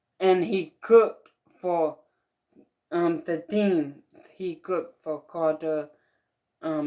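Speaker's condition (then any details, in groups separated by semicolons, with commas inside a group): Mild cerebral palsy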